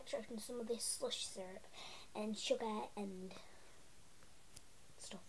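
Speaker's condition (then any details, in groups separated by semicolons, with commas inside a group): No condition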